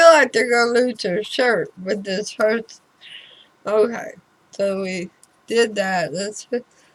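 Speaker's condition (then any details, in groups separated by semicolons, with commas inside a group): Throat cancer radiation damage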